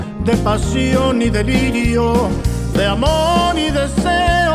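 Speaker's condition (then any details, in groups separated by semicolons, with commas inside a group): No condition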